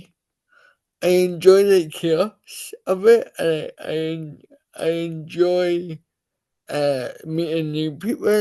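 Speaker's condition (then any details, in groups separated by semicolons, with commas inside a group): Cerebral palsy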